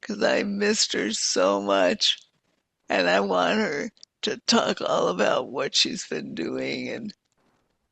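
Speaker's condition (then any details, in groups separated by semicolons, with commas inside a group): Multiple sclerosis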